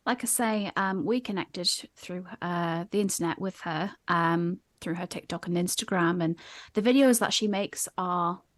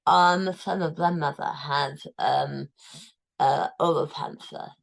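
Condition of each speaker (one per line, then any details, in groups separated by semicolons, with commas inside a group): No condition
Tongue cancer, tongue removed; almost entire tongue removed, five millimeters left; post-surgery, cancer-free, diagnosed stage 4; relearned eating, liquids to purees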